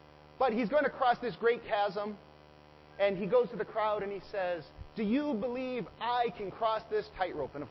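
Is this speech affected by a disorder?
No.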